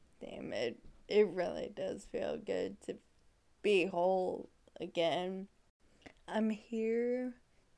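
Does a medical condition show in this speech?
Yes: Friedreich's ataxia; wheelchair user.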